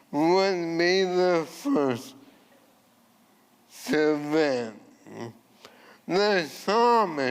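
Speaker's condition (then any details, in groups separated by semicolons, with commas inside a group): ALS; voice changed from earlier resonant voice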